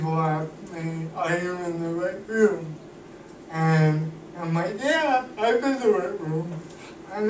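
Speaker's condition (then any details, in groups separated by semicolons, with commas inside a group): Cerebral palsy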